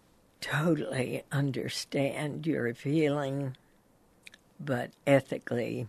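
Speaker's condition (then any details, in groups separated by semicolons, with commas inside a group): Spasmodic dysphonia; speaking physically difficult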